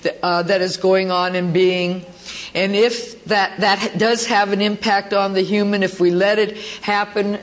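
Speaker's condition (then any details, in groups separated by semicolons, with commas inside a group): No condition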